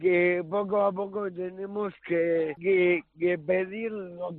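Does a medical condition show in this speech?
Yes: cerebral palsy; cerebral palsy from birth, diagnosed years later after mri, early intervention from infancy, no intellectual disability.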